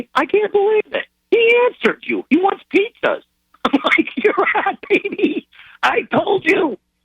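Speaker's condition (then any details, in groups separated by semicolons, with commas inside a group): No condition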